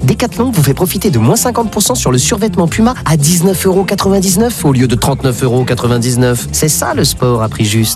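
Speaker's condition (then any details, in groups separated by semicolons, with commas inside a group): No condition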